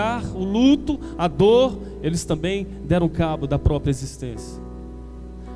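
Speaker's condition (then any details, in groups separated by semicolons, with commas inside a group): No condition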